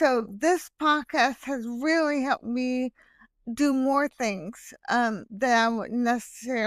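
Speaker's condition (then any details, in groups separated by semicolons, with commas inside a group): Hemiplegic cerebral palsy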